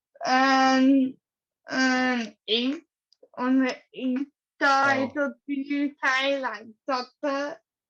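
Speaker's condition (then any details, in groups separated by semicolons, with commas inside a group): Cerebral palsy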